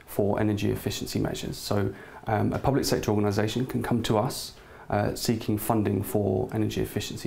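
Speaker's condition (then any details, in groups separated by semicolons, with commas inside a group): No condition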